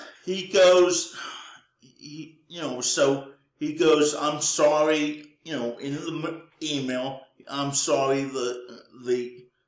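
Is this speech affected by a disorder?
Yes: cerebral palsy; speech may sound drunk.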